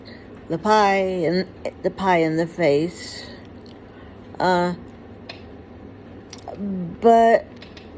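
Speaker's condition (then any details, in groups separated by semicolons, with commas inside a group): Huntington's disease; inherited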